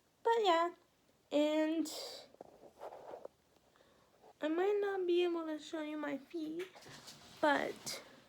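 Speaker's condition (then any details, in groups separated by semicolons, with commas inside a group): Quadriplegic cerebral palsy, spastic quadriplegic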